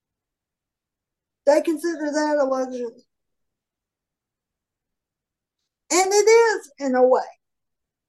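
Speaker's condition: Cerebral palsy; declined physical therapy

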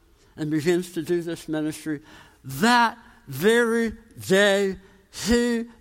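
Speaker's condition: Tongue cancer, jaw reconstruction

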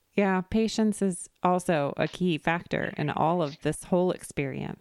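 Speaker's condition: No condition

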